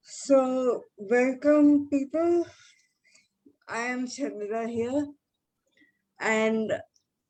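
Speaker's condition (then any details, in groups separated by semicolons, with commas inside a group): Cerebral palsy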